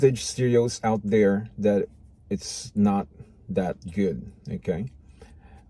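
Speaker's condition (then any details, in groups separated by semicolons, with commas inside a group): No condition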